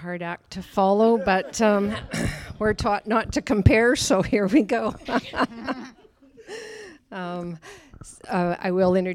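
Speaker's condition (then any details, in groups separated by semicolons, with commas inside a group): No condition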